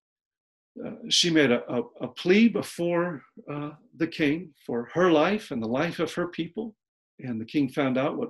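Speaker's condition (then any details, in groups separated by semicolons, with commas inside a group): No condition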